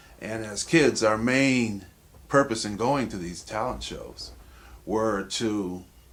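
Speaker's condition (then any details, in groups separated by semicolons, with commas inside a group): No condition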